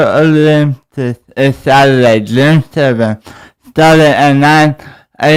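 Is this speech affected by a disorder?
Yes: cerebral palsy; spine surgery.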